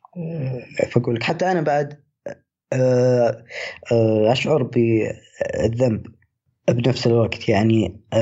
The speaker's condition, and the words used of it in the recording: Stuttering. وبنفس الوقت قاعد آه، أعاني من ناحية التأتأة ومن ناحية آه، التواصل مع الناس